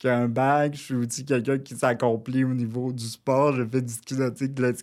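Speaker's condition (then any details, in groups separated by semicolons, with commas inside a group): Cerebral palsy, near quadriplegia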